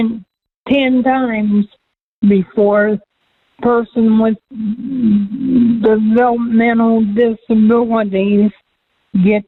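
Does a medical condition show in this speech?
Yes: cerebral palsy.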